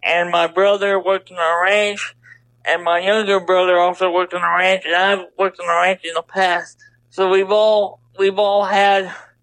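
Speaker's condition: Double hemiplegia cerebral palsy

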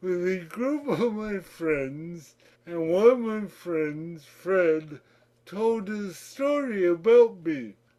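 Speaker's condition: Cerebral palsy; distinctive voice

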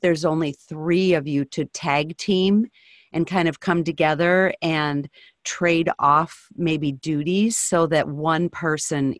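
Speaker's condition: No condition

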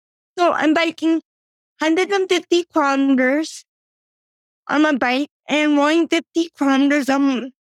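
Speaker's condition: Cerebral palsy; walks with walker

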